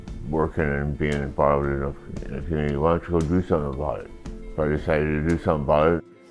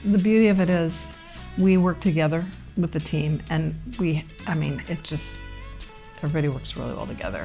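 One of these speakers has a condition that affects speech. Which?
The first: Parkinson's disease.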